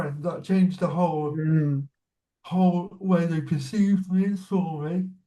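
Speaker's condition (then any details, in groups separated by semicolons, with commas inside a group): Cerebral palsy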